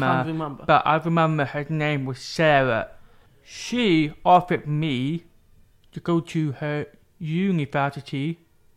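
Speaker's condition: Deafness with cochlear implants; age 26, hears nearby sounds not distant, therapy with Sarah using computer mouth-shape display ended

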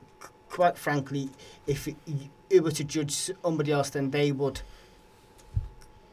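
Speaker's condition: Stammer; lifelong speech issues, verbal tics then stammer, years of speech and language therapy, breathing changes tried; ongoing, likely to remain, varies day to day, worse with emotions, dislikes hearing own voice through headset; stammering during recording, gasps and fights for speech every day, difficulty finishing sentences; prolonged sounds

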